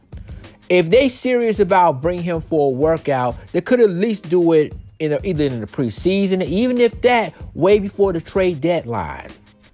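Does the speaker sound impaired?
No.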